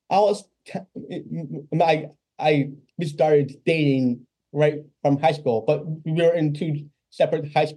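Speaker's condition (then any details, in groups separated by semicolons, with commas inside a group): Down syndrome; congenital, lifelong; age 26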